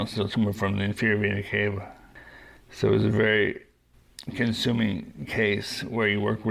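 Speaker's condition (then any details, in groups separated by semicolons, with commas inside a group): Young onset Parkinson's disease; young onset, hereditary LRRK2, deep brain stimulator implanted; diagnosed at 38, deep brain stimulation and medication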